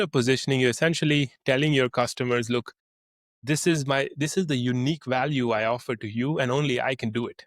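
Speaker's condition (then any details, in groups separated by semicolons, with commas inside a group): No condition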